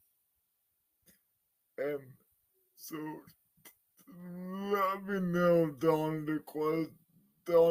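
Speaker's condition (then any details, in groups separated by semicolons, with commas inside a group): Cerebral palsy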